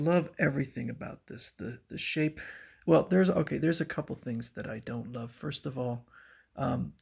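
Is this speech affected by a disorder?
No.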